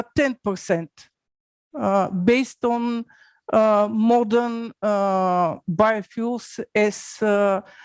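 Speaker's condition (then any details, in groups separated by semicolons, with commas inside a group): No condition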